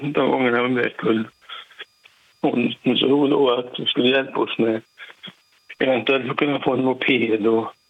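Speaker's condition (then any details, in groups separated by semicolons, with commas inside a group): Parkinson's disease; 40-50 tablets a day, operation with something put down throat; recovering, intensive care with oxygen about two months ago, nearly died; hard to speak at times, trouble getting voice out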